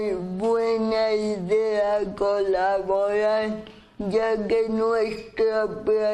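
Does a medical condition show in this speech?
Yes: cerebral palsy; speaks with difficulty.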